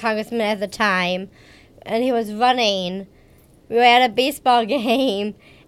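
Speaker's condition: Down syndrome; age 31

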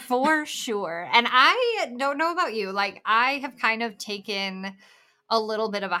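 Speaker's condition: Bilateral cleft lip and palate

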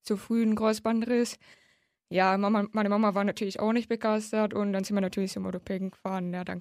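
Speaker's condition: Hard of hearing since birth, congenital, cochlear implant, severe; rain problematic

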